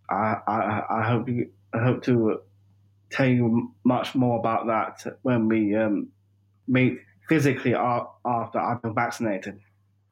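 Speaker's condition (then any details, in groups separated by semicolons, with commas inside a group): Down syndrome; 45 years old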